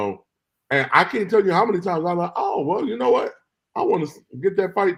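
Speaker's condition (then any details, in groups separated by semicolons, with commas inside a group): No condition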